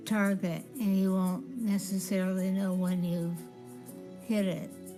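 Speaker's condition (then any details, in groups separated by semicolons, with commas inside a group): Parkinson's disease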